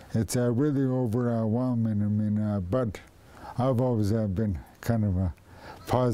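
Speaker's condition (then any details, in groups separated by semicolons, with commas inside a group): Primary lateral sclerosis; first diagnosed ALS, revised to PLS, slow progression; diagnosed about 15 years ago, stopped working 10 years ago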